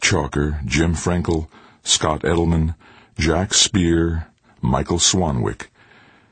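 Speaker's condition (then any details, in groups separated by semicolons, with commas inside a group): No condition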